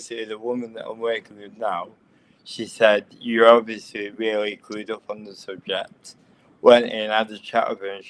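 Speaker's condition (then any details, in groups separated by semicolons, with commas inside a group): Cerebral palsy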